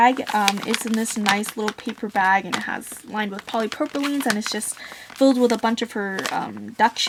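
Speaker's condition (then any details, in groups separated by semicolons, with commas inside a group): No condition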